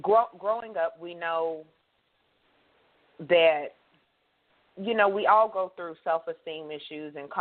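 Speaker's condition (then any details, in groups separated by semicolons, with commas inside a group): No condition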